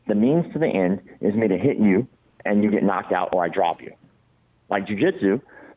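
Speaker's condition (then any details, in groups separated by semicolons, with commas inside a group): Cleft palate; congenital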